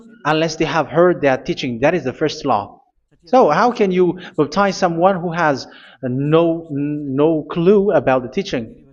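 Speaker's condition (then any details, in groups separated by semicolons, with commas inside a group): No condition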